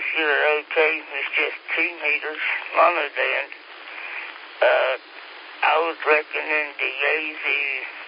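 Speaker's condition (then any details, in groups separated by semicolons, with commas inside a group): Speech impediment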